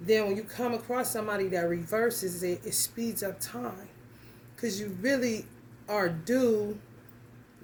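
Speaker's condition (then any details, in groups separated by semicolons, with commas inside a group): No condition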